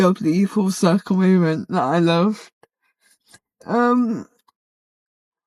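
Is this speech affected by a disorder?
Yes: cerebral palsy.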